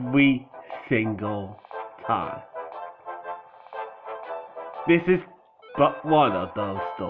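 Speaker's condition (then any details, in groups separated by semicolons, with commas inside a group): No condition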